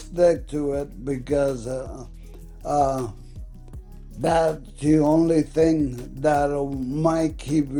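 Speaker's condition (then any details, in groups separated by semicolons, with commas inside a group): ALS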